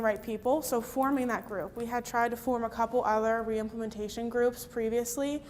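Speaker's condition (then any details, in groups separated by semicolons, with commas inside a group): No condition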